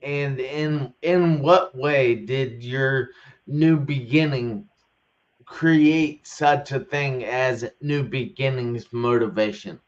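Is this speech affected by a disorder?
Yes: traumatic brain injury.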